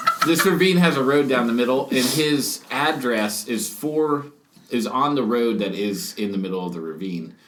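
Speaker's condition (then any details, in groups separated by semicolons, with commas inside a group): No condition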